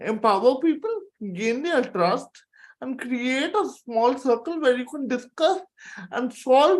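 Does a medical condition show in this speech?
Yes: cerebral palsy.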